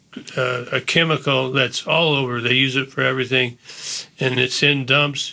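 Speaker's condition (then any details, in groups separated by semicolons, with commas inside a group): Parkinson's disease; first symptom hand cramping while still broadcasting, diagnosed about 11 years ago, progressive over years; later stage with drooling; once could not speak on live tv, diagnosed 2 days later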